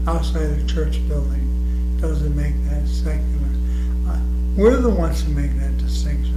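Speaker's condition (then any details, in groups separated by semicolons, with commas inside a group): ALS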